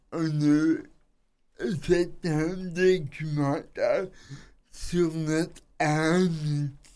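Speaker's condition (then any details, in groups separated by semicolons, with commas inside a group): Cerebral palsy; self-described as speaking a bit oddly, host says speech not odd at all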